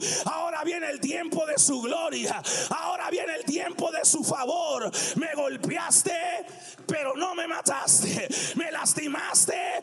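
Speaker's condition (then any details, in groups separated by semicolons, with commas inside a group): No condition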